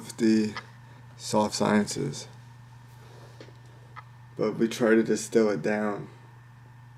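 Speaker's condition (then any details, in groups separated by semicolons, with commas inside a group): Cerebral palsy, spastic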